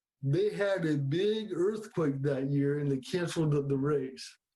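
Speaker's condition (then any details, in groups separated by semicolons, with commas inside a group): Cerebral palsy; speech affected, may sound different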